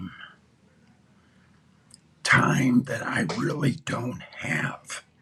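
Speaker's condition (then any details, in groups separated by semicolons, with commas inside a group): Throat cancer; tracheostomy tube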